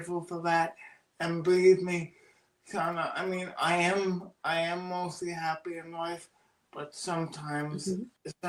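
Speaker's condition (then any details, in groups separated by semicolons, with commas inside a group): Cerebral palsy; oxygen loss at birth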